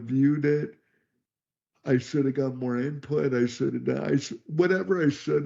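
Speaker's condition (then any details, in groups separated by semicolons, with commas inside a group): Cerebral palsy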